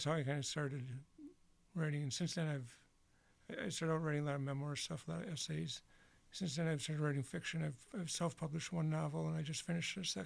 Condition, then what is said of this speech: Parkinson's disease. In fact, my voice is so bad today is a direct symptom.